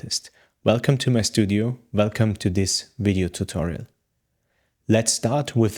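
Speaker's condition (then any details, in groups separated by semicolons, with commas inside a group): No condition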